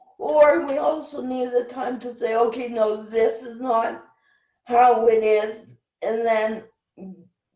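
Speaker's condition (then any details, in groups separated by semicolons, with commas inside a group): Cerebral palsy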